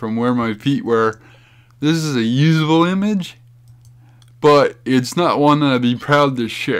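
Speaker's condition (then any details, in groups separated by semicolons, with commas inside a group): Cerebral palsy; affects gait and walking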